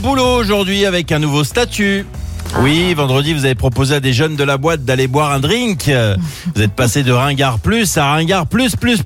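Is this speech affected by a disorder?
No.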